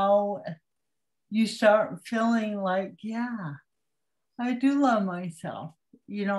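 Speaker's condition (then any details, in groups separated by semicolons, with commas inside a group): Cerebral palsy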